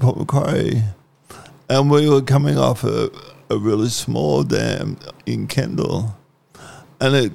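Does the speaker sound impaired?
Yes: cerebral palsy; cerebral palsy affecting the muscles.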